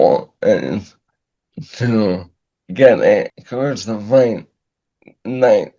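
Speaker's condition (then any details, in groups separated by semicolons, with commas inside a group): ALS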